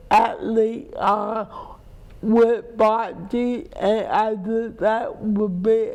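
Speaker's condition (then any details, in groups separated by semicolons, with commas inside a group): Cerebral palsy; speech impairment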